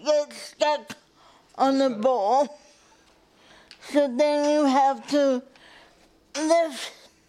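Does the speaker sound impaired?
Yes: cerebral palsy; diagnosed at 9 months after unable to sit properly, likened to stroke before birth, uses wheelchair.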